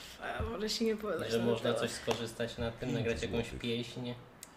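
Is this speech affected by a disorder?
No.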